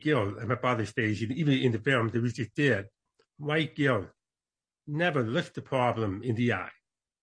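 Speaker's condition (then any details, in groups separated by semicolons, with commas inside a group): Born deaf; congenital deafness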